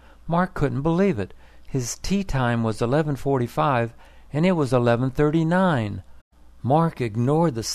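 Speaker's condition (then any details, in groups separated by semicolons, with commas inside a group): No condition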